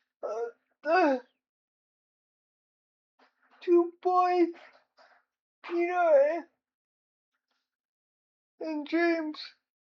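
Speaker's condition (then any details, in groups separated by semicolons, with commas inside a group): Cerebral palsy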